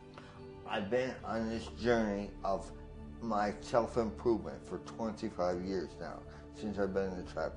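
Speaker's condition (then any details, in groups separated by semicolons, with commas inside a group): Voice box damage from tracheostomy; about 30 to 32 years since injury, cannot write, lost fine motor skills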